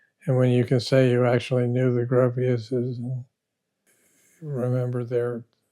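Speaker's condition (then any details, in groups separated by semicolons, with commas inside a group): Parkinson's disease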